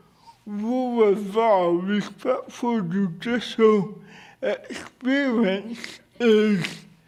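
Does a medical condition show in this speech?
Yes: cerebral palsy.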